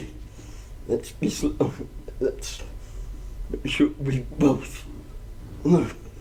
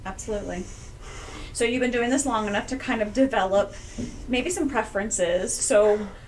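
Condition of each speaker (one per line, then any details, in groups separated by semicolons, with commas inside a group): Cerebral palsy
No condition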